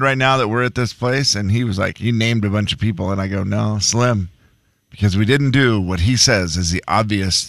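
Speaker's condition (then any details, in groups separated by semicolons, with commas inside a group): No condition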